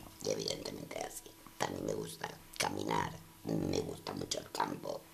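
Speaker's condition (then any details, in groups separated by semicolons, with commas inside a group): Total laryngectomy; laryngeal cancer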